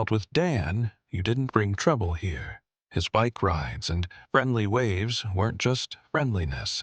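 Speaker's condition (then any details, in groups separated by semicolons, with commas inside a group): No condition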